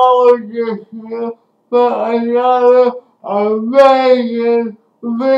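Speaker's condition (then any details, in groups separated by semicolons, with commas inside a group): Speech impairment after birth surgery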